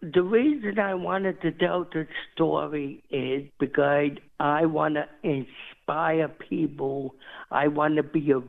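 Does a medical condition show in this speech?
Yes: cerebral palsy; diagnosed at 6 months, never expected to walk, later learned to walk, ran New York City Marathon; walks independently, climbs stairs to top of Empire State Building.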